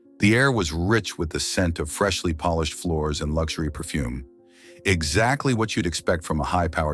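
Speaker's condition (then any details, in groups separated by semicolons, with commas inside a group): No condition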